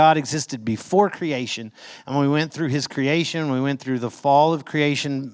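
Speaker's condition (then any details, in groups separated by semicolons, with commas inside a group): No condition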